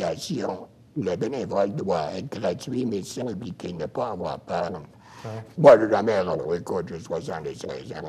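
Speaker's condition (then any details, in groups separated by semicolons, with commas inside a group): Throat cancer, voice prosthesis; about 10 to 11 years since cancer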